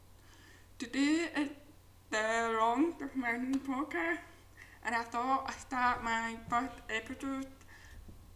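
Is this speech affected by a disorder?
Yes: profound deafness; present since birth, struggled with hearing before implant.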